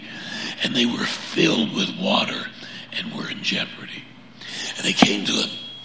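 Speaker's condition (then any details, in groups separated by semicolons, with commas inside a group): Laryngeal cancer; prosthesis speech planned after laryngectomy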